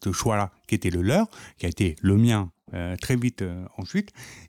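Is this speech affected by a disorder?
Yes: profound deafness from birth, congenital.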